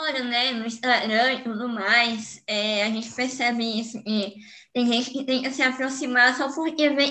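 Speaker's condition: Cleft lip and palate; residual hypernasality, nasal air escape likely to increase after surgery, voice still needs improvement

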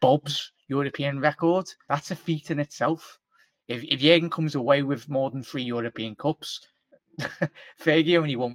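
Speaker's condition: No condition

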